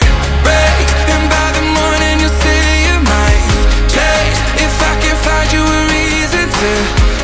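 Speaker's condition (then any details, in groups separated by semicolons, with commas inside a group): No condition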